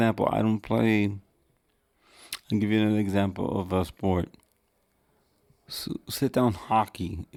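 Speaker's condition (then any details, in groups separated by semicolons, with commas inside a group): Cerebral palsy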